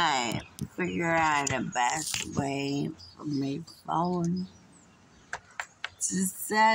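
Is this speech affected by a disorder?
Yes: Friedreich's ataxia.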